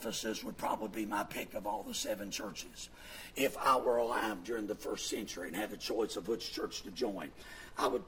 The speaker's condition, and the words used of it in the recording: Vocal cord paralysis. I sound like Kermit the Frog.